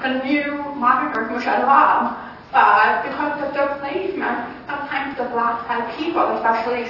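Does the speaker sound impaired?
Yes: deafness; relies on train visual monitors, windows and doors for station information.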